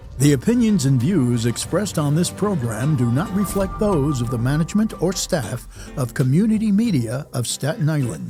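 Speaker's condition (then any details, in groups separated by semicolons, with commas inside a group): No condition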